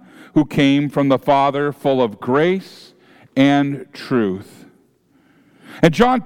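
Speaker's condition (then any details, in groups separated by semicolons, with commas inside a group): No condition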